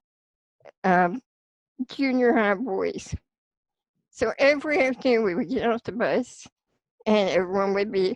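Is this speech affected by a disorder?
Yes: spinal muscular atrophy; type 2, since childhood.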